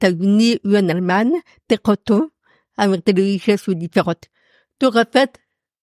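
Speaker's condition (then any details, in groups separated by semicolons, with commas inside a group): Profound congenital deafness; accent from deafness, could not speak in early childhood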